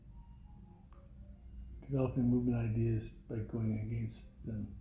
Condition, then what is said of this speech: Parkinson's disease. I had that knee replaced because I could hardly walk. So I was teaching from a chair, and my voice went on me.